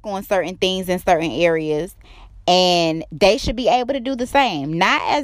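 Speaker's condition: No condition

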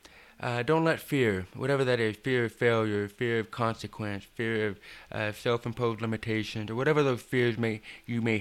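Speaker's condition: Deafness, hard of hearing

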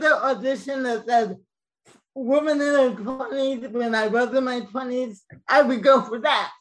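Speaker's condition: Cerebral palsy, mild; speech mildly affected

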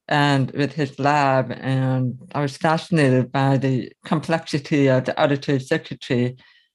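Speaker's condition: Severe to profound hearing loss, early-onset; cochlear implant user; severe to profound loss from early age, childhood body-worn aids both ears, left ear deterioration, vertigo; left cochlear implant one year, hearing aid other ear, speech rehab, voices robotic first, now natural; early intervention at summer speech school in New Jersey, learned to speak and listen, speech-in-noise difficulty

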